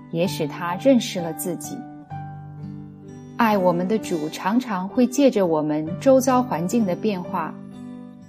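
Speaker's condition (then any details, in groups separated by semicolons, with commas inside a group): No condition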